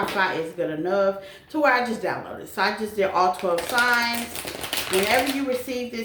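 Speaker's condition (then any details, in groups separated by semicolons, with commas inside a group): No condition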